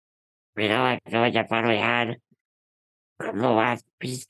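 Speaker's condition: Ullrich congenital muscular dystrophy, Ullrich congenital, collagen 6A3

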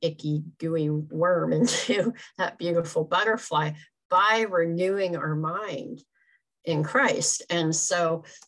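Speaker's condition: Cleft palate, severe; visible scars from cleft palate, nose constructed by a surgeon

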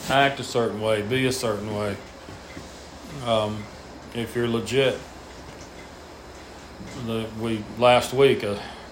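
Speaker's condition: No condition

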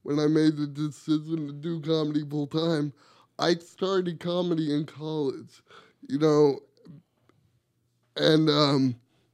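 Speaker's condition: Cerebral palsy; wheelchair user

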